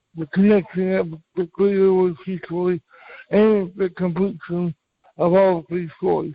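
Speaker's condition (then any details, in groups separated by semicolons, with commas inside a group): Cerebral palsy; from birth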